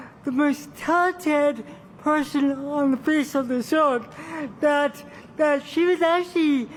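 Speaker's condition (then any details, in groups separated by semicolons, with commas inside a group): Cerebral palsy; from birth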